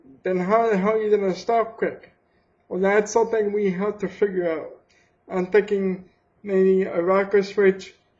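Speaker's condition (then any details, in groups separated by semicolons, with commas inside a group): Cerebral palsy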